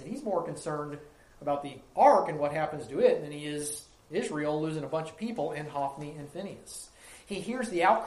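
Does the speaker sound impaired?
No.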